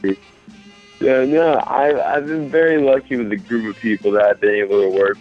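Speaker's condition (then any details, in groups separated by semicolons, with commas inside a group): Mild cerebral palsy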